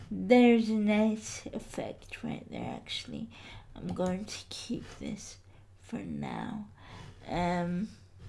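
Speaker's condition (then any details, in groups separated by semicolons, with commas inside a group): Cerebral palsy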